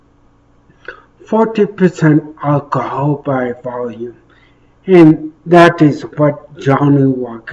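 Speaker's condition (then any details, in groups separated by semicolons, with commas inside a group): Traumatic brain injury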